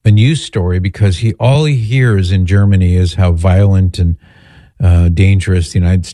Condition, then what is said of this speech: None; typical speech.